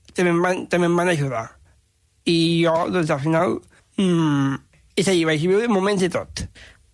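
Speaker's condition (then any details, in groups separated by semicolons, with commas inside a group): Down syndrome; extra chromosome; expresses himself in own way and own words, dislikes being corrected, very talkative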